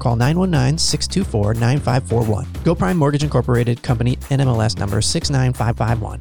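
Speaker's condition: No condition

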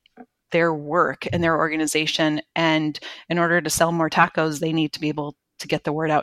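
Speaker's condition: No condition

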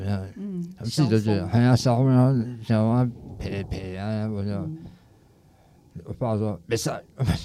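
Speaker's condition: Tongue cancer, stage 4 tongue cancer and parotid cancer; now speaks clearly

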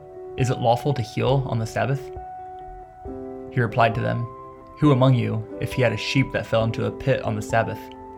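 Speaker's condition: No condition

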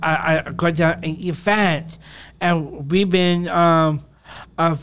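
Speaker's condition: Down syndrome; extra third copy of 21st chromosome

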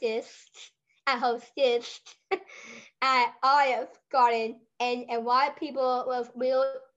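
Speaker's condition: Down syndrome; adult with down syndrome; may be hard to follow for unfamiliar listeners, read most answers from a prepared script

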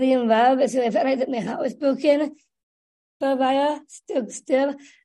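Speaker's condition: Down syndrome; developmental disability from birth

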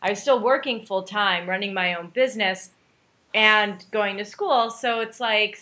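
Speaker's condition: No condition

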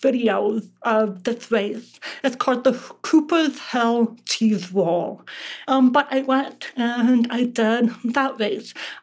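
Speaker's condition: Deafness; relies on lip reading

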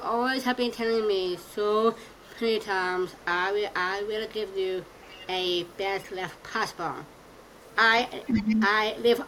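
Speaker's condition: Down syndrome; congenital, present since birth

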